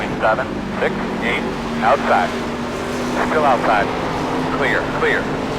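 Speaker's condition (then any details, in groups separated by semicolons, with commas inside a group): No condition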